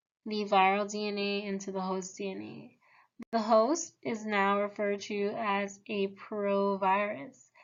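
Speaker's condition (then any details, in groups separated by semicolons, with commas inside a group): No condition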